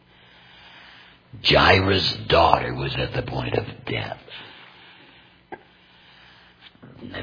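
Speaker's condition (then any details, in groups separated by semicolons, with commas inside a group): Total laryngectomy, complete laryngectomy, voice prosthesis; microphone setup worked out for him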